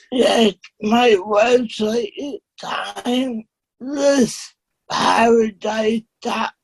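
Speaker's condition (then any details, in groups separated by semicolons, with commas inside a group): Cerebral palsy; slight speech impediment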